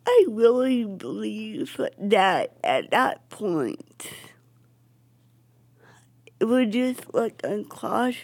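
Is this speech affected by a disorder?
Yes: cerebral palsy; cerebral palsy from oxygen deprivation at birth, affects speech, movement, balance, wheelchair, earlier physical therapy, walker; uses a wheelchair; jokingly called a god-given accent.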